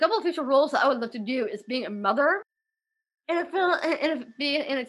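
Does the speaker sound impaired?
Yes: Down syndrome; developmental disability, extra copy of 21st chromosome.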